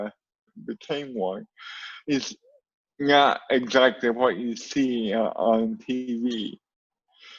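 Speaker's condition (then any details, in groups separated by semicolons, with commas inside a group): Cerebral palsy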